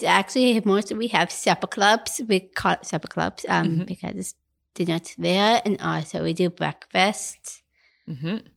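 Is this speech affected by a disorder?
Yes: Down syndrome; adult woman.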